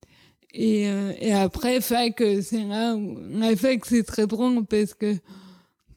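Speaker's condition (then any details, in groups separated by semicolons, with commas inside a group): Cerebral palsy; childhood speech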